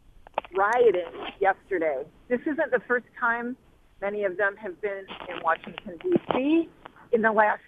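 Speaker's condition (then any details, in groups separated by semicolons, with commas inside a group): No condition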